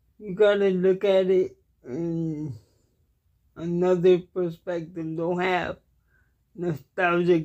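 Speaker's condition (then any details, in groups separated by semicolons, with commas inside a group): Cerebral palsy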